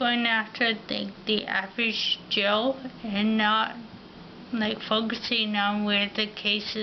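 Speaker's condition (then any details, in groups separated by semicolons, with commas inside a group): Ataxia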